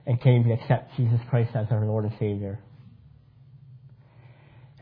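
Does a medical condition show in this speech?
Yes: cleft palate; congenital cleft palate.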